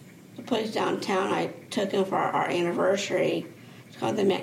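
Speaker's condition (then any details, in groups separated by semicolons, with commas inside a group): Down syndrome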